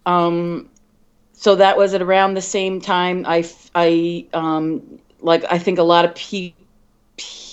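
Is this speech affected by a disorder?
Yes: stuttering; stuttering since childhood, onset around age five, covert into early 40s, hiding meant not talking; open about stuttering for about six years, considers self bivert; repetitions of whole words, part-words and phrases, Concerned, frequent um fillers; here repeated sounds, prolonged sounds.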